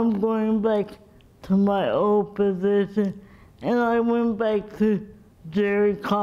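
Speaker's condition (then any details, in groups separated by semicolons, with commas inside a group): Cerebral palsy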